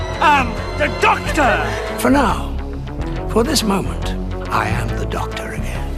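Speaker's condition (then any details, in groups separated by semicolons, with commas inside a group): No condition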